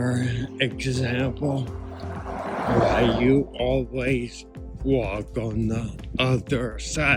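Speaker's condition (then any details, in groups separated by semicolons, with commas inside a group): Ataxia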